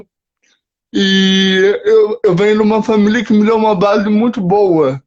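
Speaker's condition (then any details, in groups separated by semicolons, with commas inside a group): Cerebral palsy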